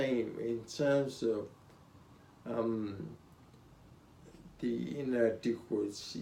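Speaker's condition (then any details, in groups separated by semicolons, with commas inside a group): Spinocerebellar ataxia (sca7)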